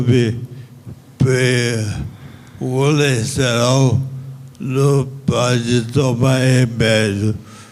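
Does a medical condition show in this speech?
Yes: amyotrophic lateral sclerosis; uses cannabis; cannabis greatly improves articulation.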